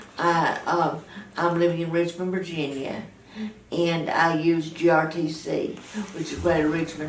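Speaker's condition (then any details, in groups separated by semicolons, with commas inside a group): Cerebral palsy, mild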